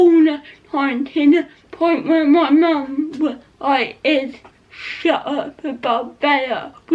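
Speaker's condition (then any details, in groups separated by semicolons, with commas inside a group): Cerebral palsy; from birth, brain damage at birth, not quadriplegic; speech affected, may be hard to understand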